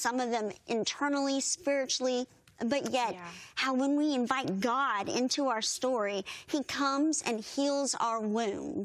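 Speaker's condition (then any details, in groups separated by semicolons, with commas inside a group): Bilateral cleft lip and palate; congenital severe bilateral cleft lip and palate, born in Guatemala mountains, unable to nurse as newborn, not expected to hear or speak; hard to understand as a child, needed interpreters, singing voice strong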